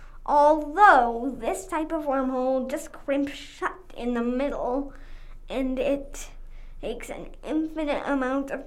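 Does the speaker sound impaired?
Yes: cerebral palsy; Botox then SDR by Dr. Parks for spasms, physio intensive with Beck at 4, poor fine motor.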